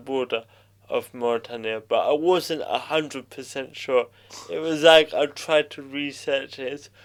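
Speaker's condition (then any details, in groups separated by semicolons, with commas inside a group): Cerebral palsy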